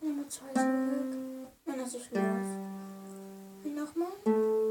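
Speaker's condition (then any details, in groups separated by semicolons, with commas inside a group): No condition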